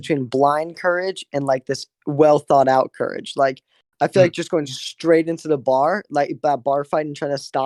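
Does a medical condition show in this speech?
No.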